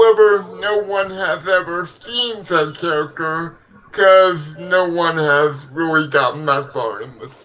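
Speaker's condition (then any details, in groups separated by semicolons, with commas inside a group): Cerebral palsy; legs affected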